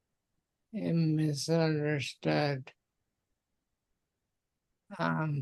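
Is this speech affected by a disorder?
Yes: multiple sclerosis.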